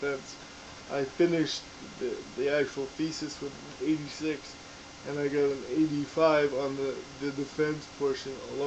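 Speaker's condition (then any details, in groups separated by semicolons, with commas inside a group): Cerebral palsy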